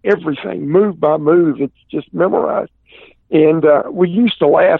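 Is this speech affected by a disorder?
No.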